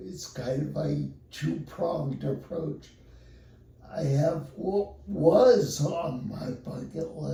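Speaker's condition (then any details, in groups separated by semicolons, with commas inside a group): Spinocerebellar ataxia; onset double vision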